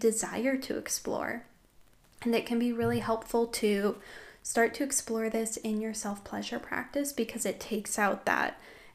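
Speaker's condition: No condition

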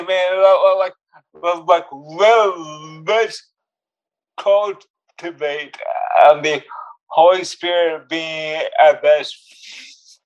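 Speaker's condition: Cerebral palsy; cerebral palsy since birth; speech impediment, noticeable on phone calls

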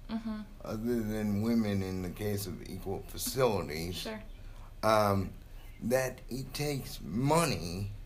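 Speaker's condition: Cerebral palsy; coordination affected

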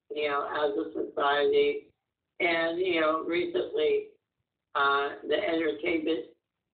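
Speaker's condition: Muscular dystrophy; physical disability

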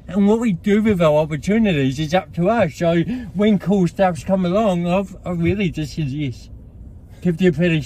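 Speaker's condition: Cerebral palsy; affects walking and speech

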